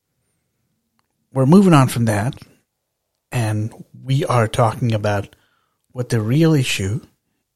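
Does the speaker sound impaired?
No.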